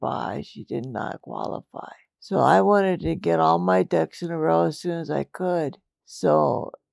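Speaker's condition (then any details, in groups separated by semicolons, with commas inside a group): Multiple system atrophy; diagnosed 2015 after six doctors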